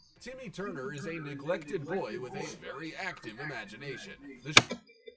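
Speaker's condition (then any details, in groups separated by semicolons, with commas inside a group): No condition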